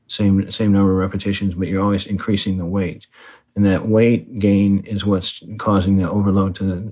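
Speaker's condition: Parkinson's disease; confirmed by second opinion

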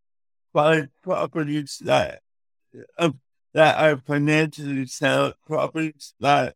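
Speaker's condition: Cerebral palsy; affects speech

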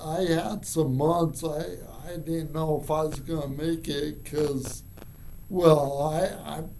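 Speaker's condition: Cerebral palsy; from birth

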